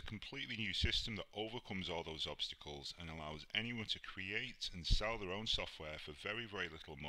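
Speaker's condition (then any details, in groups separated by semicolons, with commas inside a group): No condition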